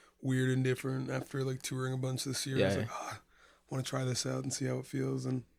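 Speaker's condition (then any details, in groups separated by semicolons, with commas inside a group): No condition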